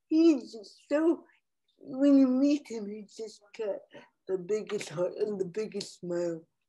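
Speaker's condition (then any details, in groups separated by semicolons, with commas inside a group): Cerebral palsy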